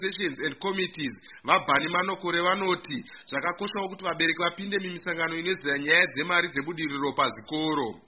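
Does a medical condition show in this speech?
No.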